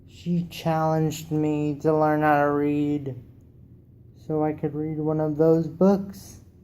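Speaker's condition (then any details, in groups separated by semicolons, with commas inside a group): Cerebral palsy; wheelchair user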